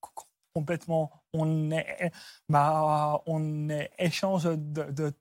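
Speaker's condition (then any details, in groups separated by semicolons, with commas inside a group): Stuttering; onset at about age 4 after grandmother's throat cancer, fluent before, once misdiagnosed as Gilles de la Tourette; no attempts to control stuttering; part-word and word repetitions, frequent euh fillers; repeated sounds, repeated words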